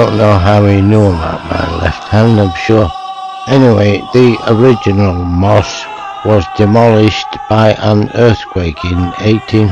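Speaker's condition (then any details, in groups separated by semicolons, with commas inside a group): Motor neuron disease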